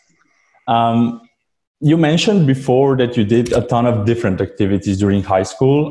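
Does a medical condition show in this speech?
No.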